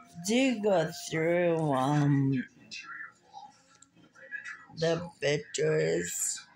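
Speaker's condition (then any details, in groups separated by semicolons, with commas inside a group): Muscular dystrophy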